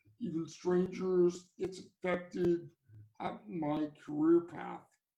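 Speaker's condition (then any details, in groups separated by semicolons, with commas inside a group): Cerebral palsy; from birth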